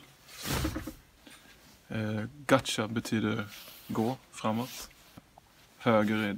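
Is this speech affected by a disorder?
No.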